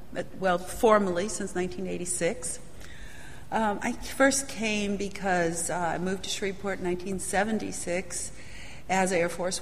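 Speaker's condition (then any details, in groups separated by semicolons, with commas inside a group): No condition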